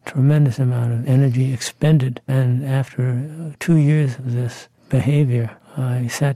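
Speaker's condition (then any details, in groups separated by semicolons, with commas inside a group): Parkinson's disease; voice once decent, now fuzzy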